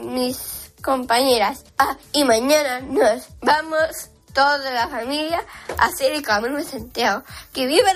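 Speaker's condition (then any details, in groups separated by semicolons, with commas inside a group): Down syndrome; 13-year-old girl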